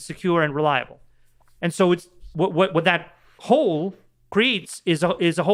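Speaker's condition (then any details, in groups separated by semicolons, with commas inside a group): No condition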